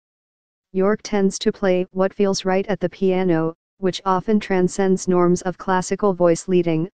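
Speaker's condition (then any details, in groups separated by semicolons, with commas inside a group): No condition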